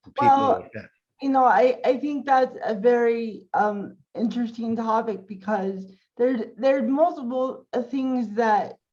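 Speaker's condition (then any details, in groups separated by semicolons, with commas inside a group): Cerebral palsy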